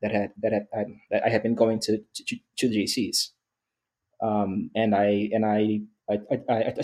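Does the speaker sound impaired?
Yes: stuttering; onset at age 10, worse when trying to impress or rushing, absent when singing or self-talk; stuttered during recording, reset by stopping, backing up, slowing rate; stutters when speaking too fast, muddy jumble, pauses, backs up, slows rate; here repeated sounds, repeated words.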